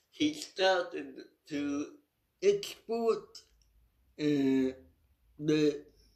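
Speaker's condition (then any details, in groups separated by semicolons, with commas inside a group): Cerebral palsy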